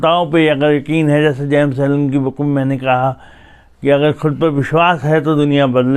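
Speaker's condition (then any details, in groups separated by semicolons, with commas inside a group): Cerebral palsy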